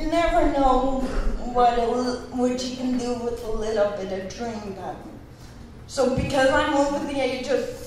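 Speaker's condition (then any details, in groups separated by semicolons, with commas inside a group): Cerebral palsy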